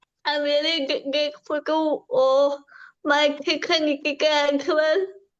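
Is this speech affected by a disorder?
Yes: cerebral palsy; from birth.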